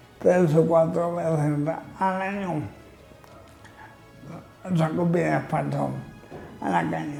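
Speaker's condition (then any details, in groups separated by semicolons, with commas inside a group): Amyotrophic lateral sclerosis (ela)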